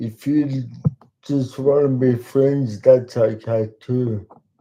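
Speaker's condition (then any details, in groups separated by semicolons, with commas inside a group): Cerebral palsy; talks slowly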